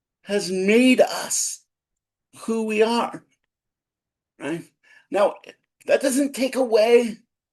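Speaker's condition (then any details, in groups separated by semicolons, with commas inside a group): Cerebral palsy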